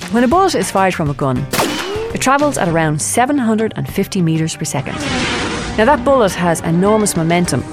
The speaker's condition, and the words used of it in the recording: None; typical speech.